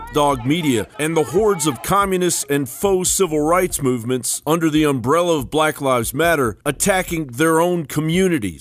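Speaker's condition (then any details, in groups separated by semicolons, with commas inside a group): No condition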